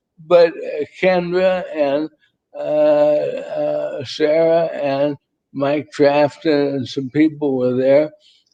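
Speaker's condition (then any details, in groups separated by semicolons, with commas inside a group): ALS; voice tires, needs rest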